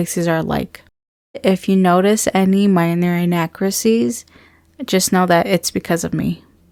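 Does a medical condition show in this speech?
No.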